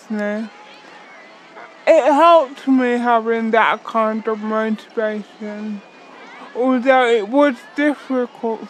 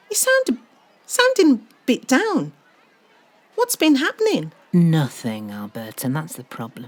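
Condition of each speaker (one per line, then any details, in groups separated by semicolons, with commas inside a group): Cerebral palsy
No condition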